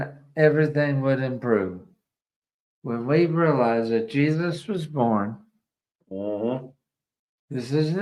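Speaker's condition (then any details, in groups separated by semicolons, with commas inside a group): ALS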